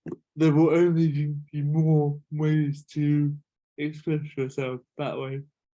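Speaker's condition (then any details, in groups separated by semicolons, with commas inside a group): Cerebral palsy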